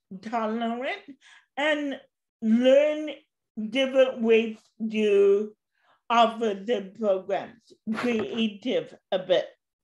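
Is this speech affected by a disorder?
Yes: cerebral palsy.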